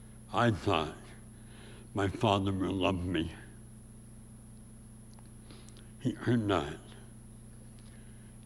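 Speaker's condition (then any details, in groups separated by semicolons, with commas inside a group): Severe speech impediment; about age 84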